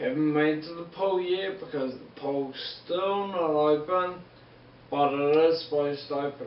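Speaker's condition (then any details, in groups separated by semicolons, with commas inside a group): Multiple sclerosis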